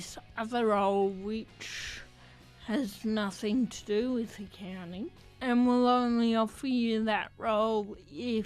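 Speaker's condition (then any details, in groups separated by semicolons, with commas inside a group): Athetoid cerebral palsy; voice slightly affected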